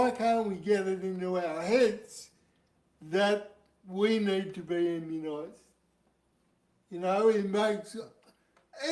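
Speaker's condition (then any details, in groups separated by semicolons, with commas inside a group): Cerebral palsy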